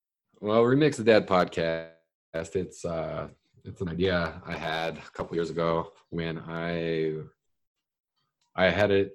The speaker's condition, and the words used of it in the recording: Stuttering. But I also can use that to my advantage, because a lot of people, they don't know about the stutter.